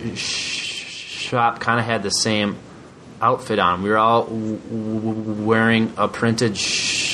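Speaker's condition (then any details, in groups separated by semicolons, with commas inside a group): Stuttering; much struggle at certain times, still hard talking with boss sometimes; described as calm way to stutter; stutters openly, stronger than usual lately, exhausting; repeated sounds, prolonged sounds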